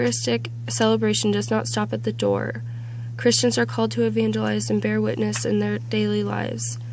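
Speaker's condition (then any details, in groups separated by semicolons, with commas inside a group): No condition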